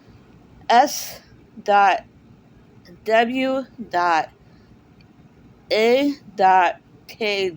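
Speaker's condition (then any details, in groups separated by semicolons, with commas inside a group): Cerebral palsy; speaks differently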